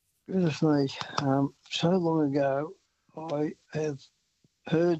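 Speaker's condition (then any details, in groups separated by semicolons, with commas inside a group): Parkinson's; sleeps no more than about 4 hours; hand tremor shaking the phone, switched phone to other hand; voice coming in and out on phone line, attributed to tremor shaking phone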